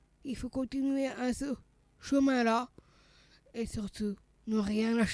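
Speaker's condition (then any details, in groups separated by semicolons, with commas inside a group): Down syndrome (trisomy 21); congenital heart malformation, heart surgery at age one after Staphylococcus aureus infection, second heart operation near right ventricle; childhood speech therapy to tone tongue, swallowing problems, slowness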